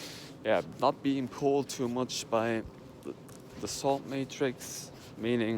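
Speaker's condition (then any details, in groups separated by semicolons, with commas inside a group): No condition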